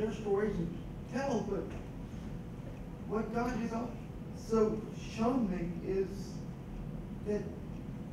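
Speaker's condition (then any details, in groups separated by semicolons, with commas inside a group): Cerebral palsy; scoliosis, spinal rebuild surgery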